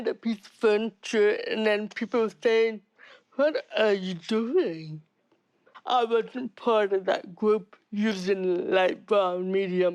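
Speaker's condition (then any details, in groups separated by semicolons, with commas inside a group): Cerebral palsy; speech therapy from age four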